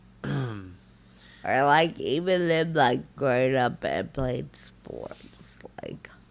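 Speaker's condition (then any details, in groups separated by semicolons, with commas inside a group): Friedreich ataxia, severe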